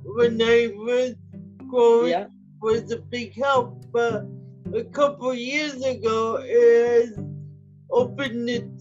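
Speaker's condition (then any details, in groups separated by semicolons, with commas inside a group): Quadriplegic cerebral palsy; United Cerebral Palsy a big help while growing up; adult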